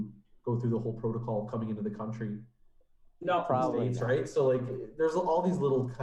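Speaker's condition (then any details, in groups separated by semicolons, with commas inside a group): No condition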